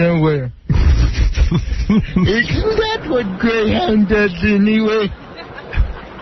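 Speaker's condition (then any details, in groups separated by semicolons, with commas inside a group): Cerebral palsy; speech impaired, speaks very slowly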